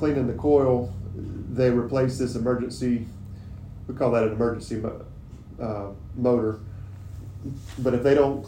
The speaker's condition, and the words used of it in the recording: No condition.